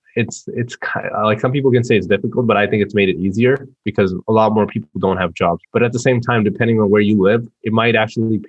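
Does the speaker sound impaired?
No.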